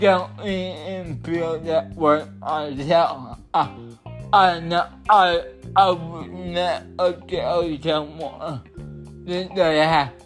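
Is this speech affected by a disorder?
Yes: cerebral palsy.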